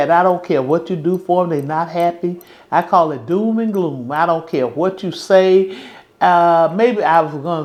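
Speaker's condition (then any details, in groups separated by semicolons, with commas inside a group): No condition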